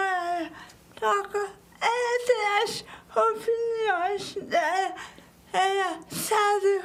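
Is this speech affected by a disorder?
Yes: cerebral palsy.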